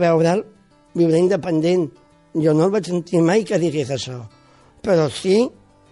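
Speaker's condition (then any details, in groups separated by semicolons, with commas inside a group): Down syndrome; congenital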